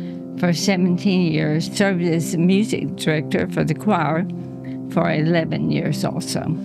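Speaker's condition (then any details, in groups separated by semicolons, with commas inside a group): ALS; voice problems, cannot sing, lacks energy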